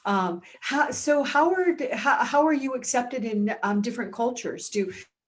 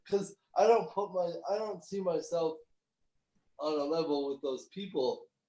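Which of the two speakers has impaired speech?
The second: cerebral palsy.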